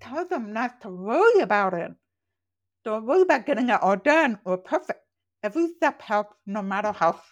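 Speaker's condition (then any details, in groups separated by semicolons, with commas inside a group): Profoundly deaf, congenital; born profoundly deaf, hearing aid wearer, learned to speak orally, does not know sign language; wears hearing aids; accent from deafness, not British, described as accent from nowhere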